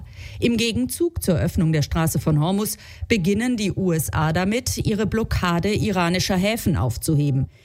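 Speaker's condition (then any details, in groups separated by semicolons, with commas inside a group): No condition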